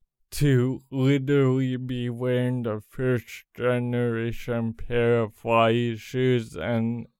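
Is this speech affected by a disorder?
Yes: cerebral palsy; congenital.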